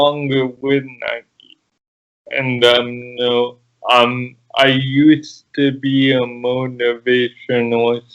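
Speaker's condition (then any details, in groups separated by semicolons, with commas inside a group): Cerebral palsy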